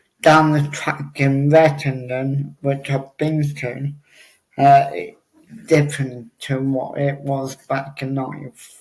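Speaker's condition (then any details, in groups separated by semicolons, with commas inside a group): Cerebral palsy; wheelchair user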